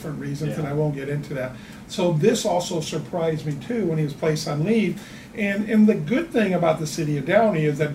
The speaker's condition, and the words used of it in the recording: No condition.